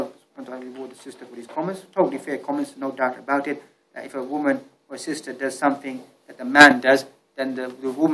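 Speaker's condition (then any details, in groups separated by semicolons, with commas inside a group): No condition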